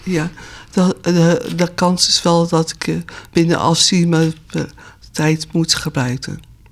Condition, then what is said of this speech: Aphasia. Ja, mijn vrienden en familie eh, eh, geven me wel tijd om te praten.